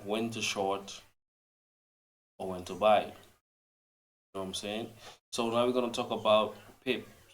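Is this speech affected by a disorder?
No.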